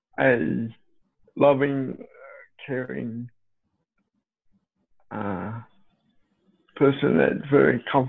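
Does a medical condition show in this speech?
Yes: cerebral palsy.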